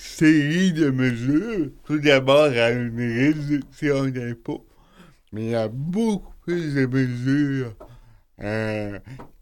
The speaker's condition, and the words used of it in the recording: Cerebral palsy. Bon, tu me vois, les autres ne me voient pas, mais... C'est un fauteuil roulant, je parle un peu bizarre dans le monde.